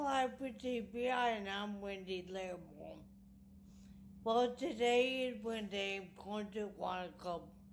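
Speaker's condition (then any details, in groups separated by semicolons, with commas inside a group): Traumatic brain injury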